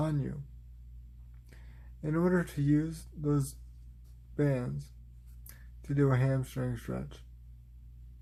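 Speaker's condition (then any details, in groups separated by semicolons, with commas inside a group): Cerebral palsy; spastic hamstrings; stretches hamstrings with elastic bands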